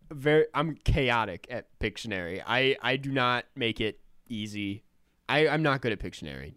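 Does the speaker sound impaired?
No.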